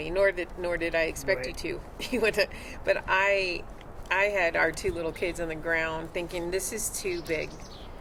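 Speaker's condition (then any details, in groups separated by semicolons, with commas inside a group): No condition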